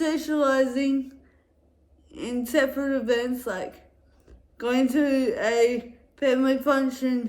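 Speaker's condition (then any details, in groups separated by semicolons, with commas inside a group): Cerebral palsy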